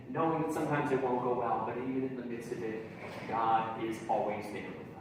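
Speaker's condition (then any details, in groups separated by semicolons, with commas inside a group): No condition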